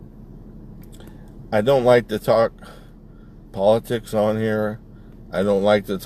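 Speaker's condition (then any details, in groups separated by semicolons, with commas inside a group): ALS; diagnosed two years ago, twitching limbs, torso, weak, struggling to walk; speech starting to be affected, cannot sing, breathing worsening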